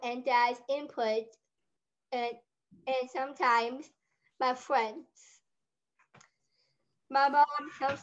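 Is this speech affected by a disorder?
Yes: Down syndrome; adult with Down syndrome.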